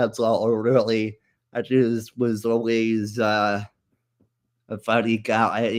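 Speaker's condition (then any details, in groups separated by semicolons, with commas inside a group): Muscular dystrophy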